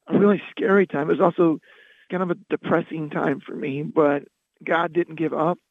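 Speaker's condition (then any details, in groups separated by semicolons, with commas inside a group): Loss of singing voice; speaking voice retained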